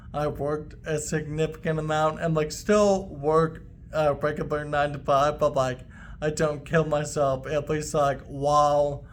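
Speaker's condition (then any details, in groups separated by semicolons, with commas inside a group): ALS; voice affected, worse under stress, chronic cough, improved with treatment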